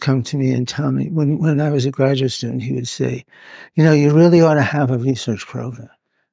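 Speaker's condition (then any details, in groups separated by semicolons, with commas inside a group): Parkinson's; needs to move about while filmed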